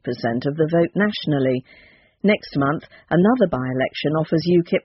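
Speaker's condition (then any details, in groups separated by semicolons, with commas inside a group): No condition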